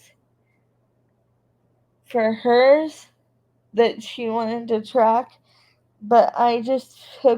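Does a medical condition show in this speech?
Yes: cerebral palsy.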